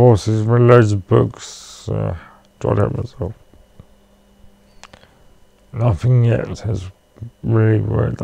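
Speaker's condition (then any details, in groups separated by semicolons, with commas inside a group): Cerebral palsy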